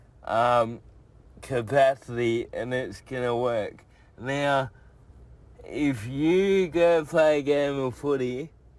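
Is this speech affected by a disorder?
Yes: cerebral palsy; from birth, tight muscles.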